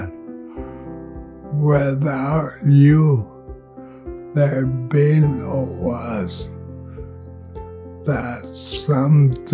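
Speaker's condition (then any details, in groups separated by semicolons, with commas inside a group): ALS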